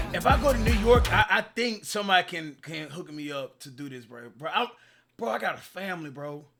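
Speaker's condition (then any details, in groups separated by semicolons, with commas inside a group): No condition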